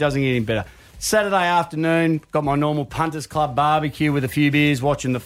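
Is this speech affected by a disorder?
No.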